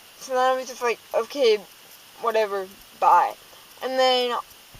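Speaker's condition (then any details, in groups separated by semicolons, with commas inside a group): Cerebral palsy, dystonic hemiplegia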